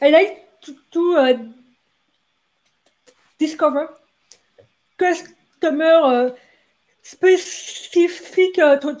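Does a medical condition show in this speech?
Yes: stuttering; led to rejection from computer science master's program; here prolonged sounds, blocks.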